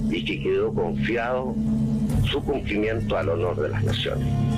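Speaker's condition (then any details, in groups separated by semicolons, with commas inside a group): No condition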